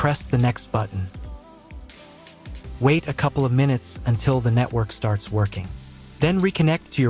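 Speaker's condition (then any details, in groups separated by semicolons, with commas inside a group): No condition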